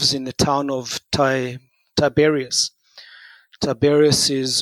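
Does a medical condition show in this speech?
Yes: stuttering; formerly avoided speaking, great difficulty communicating during army years; works on stuttering through acceptance, awareness and mindfulness, tries to speak despite fear; initial sound repetitions, word repetitions, frequent um fillers; here repeated sounds, blocks.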